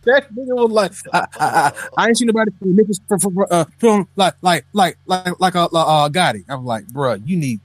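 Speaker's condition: Stuttering; called mild by co-host; stutter described by co-host as negligible compared with another stuttering person; repeated sounds, repeated words, prolonged sounds

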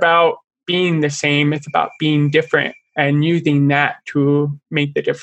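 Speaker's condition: Deafness; born deaf both ears, implant at 13, redone after implant

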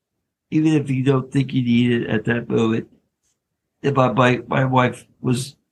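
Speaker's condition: ALS; PEG tube recommended soon after diagnosis

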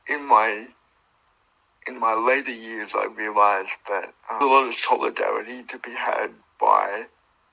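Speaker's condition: Cerebral palsy; born two months premature

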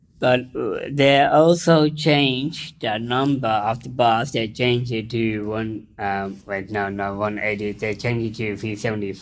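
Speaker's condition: Down syndrome; intellectual disability

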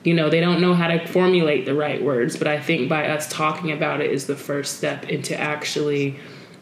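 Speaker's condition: No condition

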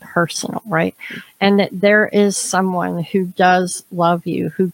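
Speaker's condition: Cleft palate; congenital, extremely severe, no nose, no upper lip, trachea issues, experimental plastic surgery; unclear speech at school age, early extreme breathing difficulties, feeding problems

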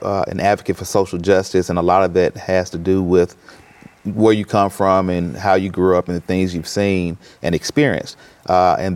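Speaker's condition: No condition

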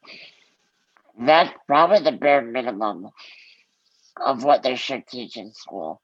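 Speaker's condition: Muscular dystrophy; good public speaker

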